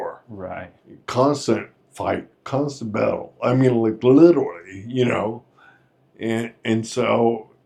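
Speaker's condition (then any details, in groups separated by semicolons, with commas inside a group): Friedreich's ataxia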